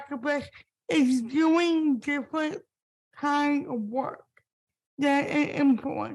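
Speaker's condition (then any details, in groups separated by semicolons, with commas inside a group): Spastic cerebral palsy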